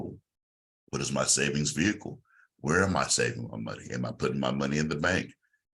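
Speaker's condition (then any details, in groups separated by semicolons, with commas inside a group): No condition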